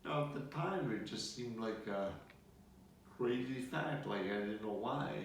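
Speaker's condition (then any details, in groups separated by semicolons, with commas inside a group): Multiple sclerosis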